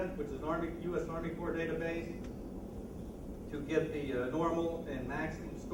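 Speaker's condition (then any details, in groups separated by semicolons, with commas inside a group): No condition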